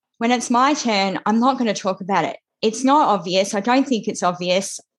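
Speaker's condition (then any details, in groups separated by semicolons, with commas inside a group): Cleft lip and palate; congenital, lip repaired about 12 or 17 months, operations through childhood to after puberty, braces in Melbourne; tearful, crying near end; speech therapy in childhood, cleft not obvious by own account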